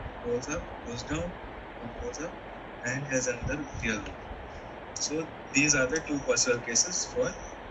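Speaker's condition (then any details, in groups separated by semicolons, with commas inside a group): No condition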